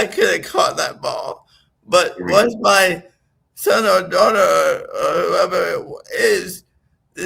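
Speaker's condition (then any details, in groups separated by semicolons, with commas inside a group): Right-sided physical disability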